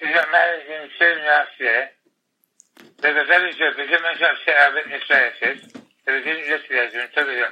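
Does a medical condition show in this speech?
Yes: tongue cancer, glossectomy; tongue cancer noticed 2 days after honeymoon, most of tongue removed; terminal, sent home to die after 2 weeks in hospice, pain under control, noisy machine; speech harder and harder after tongue removal, very slow.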